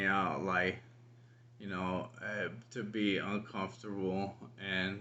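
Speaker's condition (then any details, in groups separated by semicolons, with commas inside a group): ALS; very slow voice, slowing a lot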